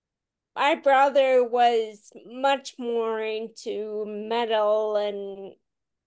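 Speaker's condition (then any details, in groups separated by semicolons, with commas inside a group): Friedreich's ataxia; initially called mild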